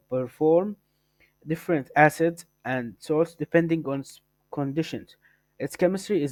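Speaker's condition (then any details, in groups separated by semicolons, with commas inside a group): No condition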